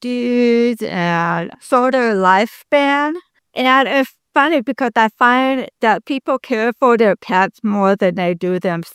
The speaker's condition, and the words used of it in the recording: Deafness. Yeah, I had a helper, but I think you speak very well.